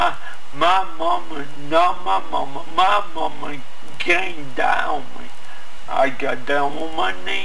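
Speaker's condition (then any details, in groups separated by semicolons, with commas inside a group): Cerebral palsy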